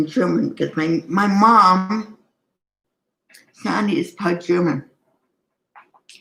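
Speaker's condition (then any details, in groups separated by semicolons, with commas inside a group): Cerebral palsy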